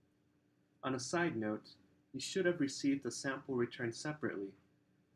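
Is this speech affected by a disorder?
No.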